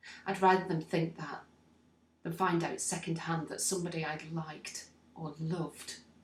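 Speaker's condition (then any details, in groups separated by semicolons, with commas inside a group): No condition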